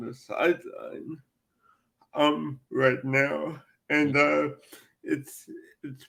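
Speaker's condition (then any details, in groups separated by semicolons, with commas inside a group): Cerebral palsy; cerebral palsy from birth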